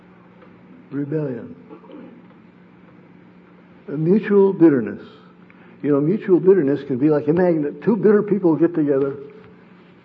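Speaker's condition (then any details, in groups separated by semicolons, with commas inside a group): Parkinson's disease; sleep disrupted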